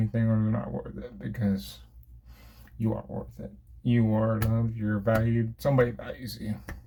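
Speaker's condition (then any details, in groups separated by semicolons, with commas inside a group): Cerebral palsy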